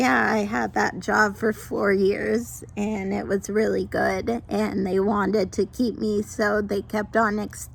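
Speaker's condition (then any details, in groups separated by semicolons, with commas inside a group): Mild cerebral palsy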